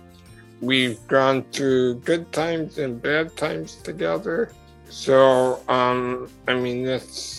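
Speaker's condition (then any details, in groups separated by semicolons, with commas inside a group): Muscular dystrophy; wheelchair user; wheelchair since age 13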